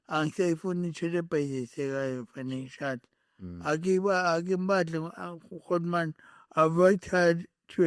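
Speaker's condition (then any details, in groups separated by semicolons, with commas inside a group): Cerebral palsy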